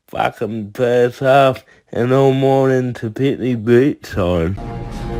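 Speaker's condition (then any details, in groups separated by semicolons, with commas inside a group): Cerebral palsy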